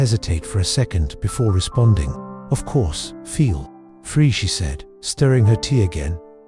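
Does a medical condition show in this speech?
No.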